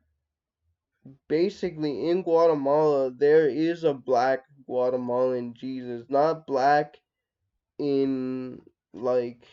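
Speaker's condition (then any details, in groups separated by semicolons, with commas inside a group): Cerebral palsy, mixed, mild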